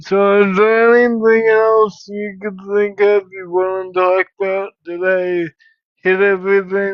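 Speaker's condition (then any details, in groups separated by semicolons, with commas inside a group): Cerebral palsy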